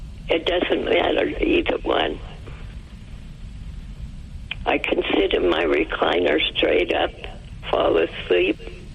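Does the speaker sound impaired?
Yes: throat cancer; age nearly 95, no radiation therapy, no esophageal surgery, long-standing GERD; GERD on second bottle of medication, acid in mouth wakes from sleep; voice loss around sleep, attributed to reflux acid irritating larynx.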